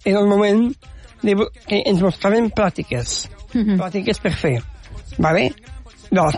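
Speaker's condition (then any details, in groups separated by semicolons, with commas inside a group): Down syndrome; genetic condition, learned of it gradually from parents in childhood; speaks confidently on radio and in public, communicates ideas well, less nervous than many guests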